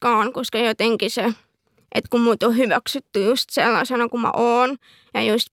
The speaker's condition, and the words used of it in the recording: Deafness. Mä oon suomenkielinen, eli mä puhun suomea